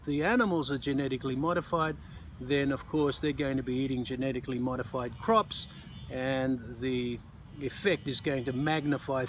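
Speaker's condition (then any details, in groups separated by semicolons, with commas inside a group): No condition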